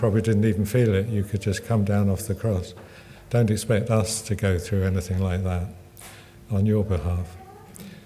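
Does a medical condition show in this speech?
Yes: Parkinson's; table tennis and snooker groups.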